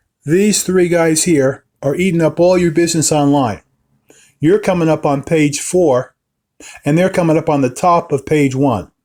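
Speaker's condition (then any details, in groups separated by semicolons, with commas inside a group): No condition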